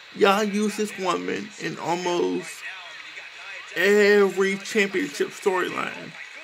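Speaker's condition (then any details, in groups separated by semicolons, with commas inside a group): Cerebral palsy; affected speech, effortful clear articulation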